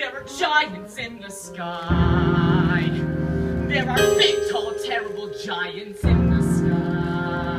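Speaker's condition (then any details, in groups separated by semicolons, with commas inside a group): No condition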